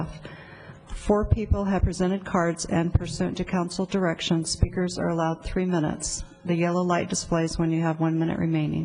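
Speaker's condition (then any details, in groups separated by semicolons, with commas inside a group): No condition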